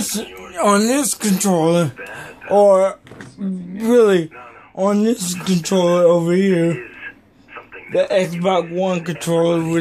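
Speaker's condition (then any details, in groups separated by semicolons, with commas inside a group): Cerebral palsy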